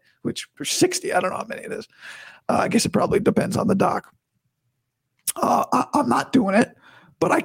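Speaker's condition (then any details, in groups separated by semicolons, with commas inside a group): Vocal cord surgery recovery; talking painless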